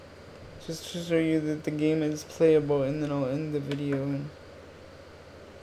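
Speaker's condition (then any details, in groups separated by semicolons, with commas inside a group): Cerebral palsy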